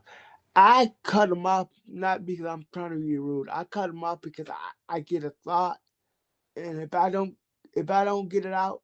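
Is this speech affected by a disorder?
Yes: cerebral palsy.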